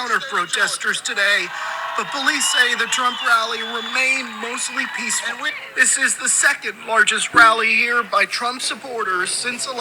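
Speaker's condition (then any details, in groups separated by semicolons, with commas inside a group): No condition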